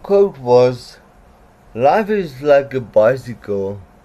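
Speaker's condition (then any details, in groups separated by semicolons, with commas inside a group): Cerebral palsy; certain letters flat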